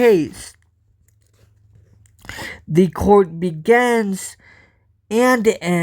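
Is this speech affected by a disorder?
Yes: cerebral palsy.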